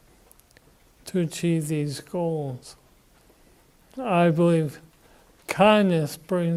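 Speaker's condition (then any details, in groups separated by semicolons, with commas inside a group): Parkinson's disease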